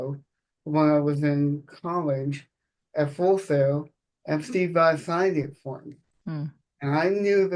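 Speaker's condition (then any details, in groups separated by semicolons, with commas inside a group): Cerebral palsy; present from birth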